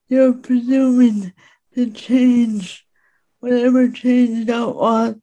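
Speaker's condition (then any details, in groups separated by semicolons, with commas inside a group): Speech impediment; disabled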